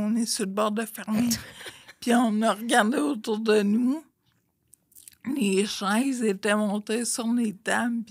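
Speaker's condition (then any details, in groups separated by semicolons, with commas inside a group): Friedreich's ataxia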